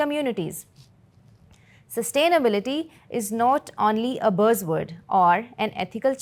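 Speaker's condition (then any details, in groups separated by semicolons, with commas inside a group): No condition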